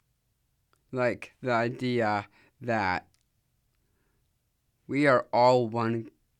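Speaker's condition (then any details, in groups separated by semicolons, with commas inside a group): Down syndrome; does public speaking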